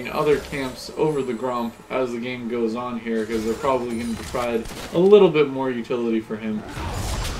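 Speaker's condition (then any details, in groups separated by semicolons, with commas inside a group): No condition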